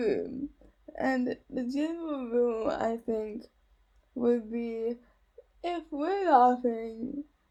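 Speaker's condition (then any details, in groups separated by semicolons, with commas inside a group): Cerebral palsy; diagnosed at 11 months, nearly 30 years since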